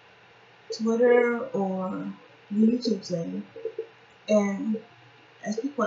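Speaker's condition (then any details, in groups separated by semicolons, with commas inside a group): Cerebral palsy; since childhood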